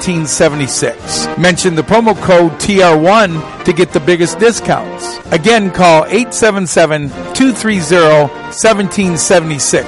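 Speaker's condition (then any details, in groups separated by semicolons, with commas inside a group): No condition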